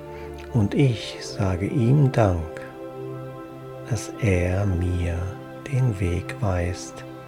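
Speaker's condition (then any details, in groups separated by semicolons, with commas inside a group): No condition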